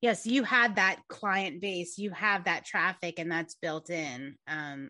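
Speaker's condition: No condition

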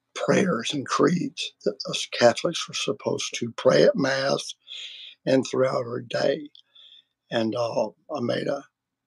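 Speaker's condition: Vocal cord surgery; multiple vocal cord surgeries

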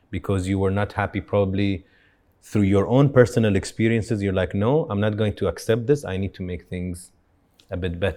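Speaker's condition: No condition

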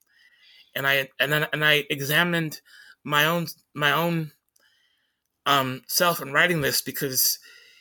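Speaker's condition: Stutter; stutters during conversation; repeated sounds, repeated words

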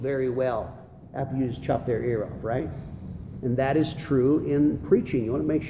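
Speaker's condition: No condition

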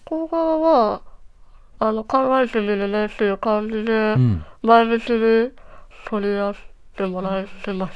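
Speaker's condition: Treacher Collins syndrome, cleft palate; may be hard to understand due to cleft palate

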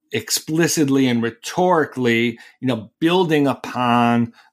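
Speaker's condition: No condition

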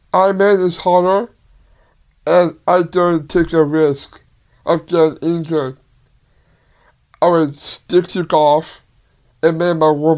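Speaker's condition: Down syndrome; tying shoes difficult

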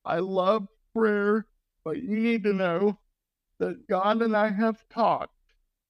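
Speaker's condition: Cerebral palsy

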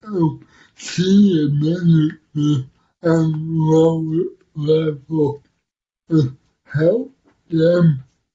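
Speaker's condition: Cerebral palsy; affects muscle movement, intellect unaffected; audiences initially unsure they can understand speech, speech described as hard to understand

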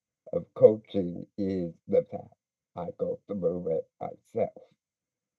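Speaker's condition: Speech impediment; weaker-looking muscles in childhood

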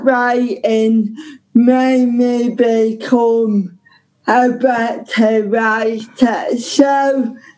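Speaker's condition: Ataxic cerebral palsy; stuck during delivery

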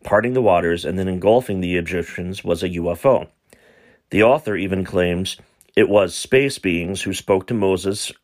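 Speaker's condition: No condition

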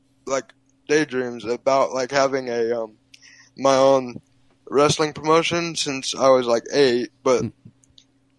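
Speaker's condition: Cerebral palsy, physical only

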